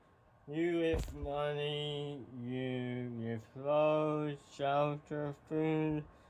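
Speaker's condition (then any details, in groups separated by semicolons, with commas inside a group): Tongue cancer surgery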